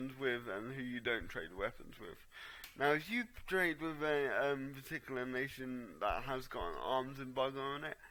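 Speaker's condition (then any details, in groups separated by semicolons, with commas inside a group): Cerebral palsy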